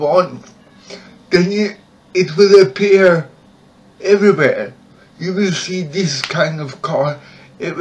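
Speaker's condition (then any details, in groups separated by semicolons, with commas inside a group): Cerebral palsy, severe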